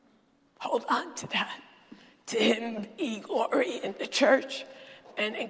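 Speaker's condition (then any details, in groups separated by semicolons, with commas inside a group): Dysphonia; lost ability to sing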